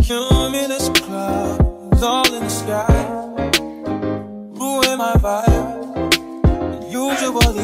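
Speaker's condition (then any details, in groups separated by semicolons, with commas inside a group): No condition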